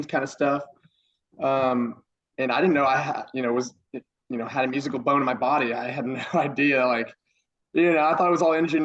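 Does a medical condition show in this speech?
No.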